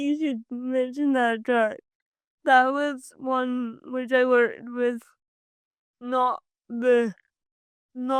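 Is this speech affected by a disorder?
Yes: cerebral palsy; from birth.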